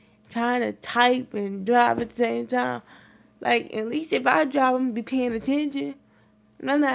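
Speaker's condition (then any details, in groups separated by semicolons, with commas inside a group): Cerebral palsy; wheelchair user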